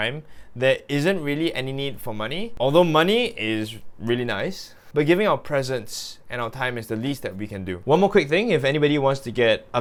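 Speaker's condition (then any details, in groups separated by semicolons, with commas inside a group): No condition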